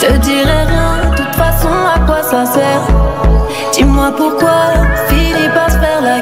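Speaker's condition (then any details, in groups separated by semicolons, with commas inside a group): No condition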